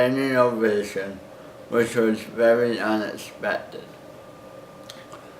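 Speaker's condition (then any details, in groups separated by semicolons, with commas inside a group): Cerebral palsy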